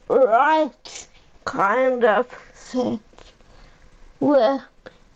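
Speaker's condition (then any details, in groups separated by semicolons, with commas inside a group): Cerebral palsy; uses a power chair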